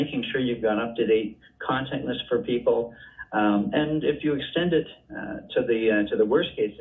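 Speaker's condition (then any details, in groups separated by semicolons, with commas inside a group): No condition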